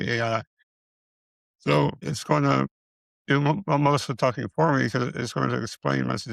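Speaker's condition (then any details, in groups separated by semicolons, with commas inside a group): Multiple system atrophy; central hypoventilation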